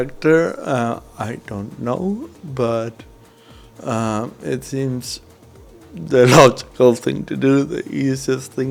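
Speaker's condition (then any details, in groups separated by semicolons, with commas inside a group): Cerebral palsy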